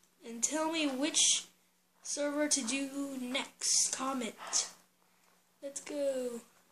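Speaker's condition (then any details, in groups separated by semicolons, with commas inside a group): No condition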